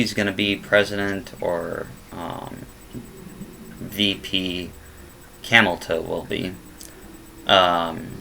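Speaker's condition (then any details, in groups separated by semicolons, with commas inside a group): No condition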